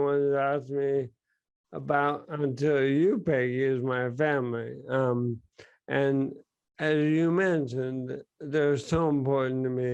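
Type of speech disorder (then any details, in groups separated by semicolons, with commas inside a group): Bulbar dysarthria; bulbar onset ALS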